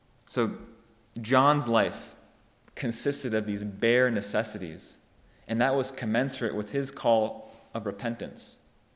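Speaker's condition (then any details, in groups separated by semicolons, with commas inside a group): No condition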